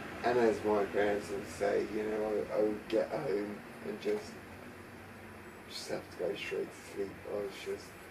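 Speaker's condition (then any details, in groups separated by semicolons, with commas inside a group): Traumatic brain injury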